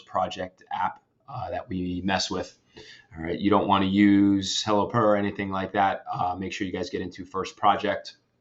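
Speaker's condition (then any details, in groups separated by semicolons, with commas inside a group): No condition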